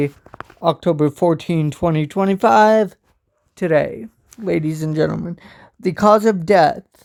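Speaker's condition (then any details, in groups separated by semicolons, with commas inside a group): Cerebral palsy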